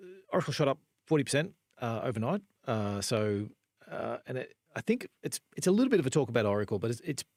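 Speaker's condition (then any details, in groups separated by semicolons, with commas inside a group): No condition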